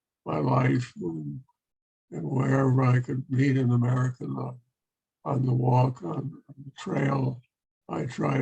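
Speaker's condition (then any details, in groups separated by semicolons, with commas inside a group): Parkinson's; long walks cause great distress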